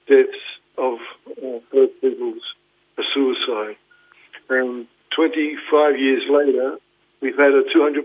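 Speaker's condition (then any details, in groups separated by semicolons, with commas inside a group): Parkinson's; diagnosed 2019, led to retirement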